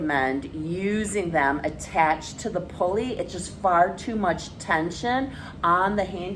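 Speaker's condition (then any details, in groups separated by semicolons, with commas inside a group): No condition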